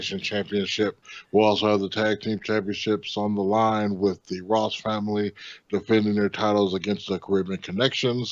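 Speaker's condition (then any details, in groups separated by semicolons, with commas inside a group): No condition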